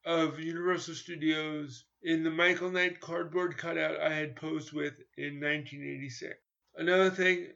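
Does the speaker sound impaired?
Yes: cerebral palsy; stuttered about 10 seconds during a past phone call.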